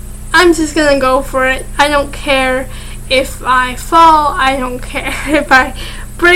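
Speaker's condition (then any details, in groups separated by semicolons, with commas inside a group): Cerebral palsy, mild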